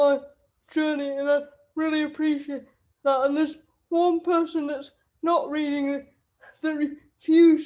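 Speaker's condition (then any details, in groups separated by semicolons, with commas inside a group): Cerebral palsy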